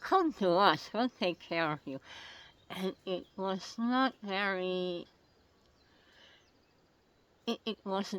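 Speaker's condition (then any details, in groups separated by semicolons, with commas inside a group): Oral cancer; small mouth opening, swallowing difficulty, later regained dry swallow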